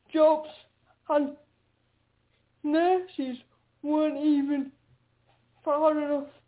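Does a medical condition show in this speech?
Yes: quadriplegic cerebral palsy; concentration issues.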